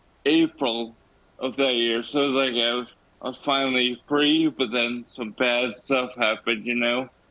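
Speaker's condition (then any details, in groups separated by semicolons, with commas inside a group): Traumatic brain injury, severe; fall from three-story building; about 5 years since injury, after rehab; speech issues since injury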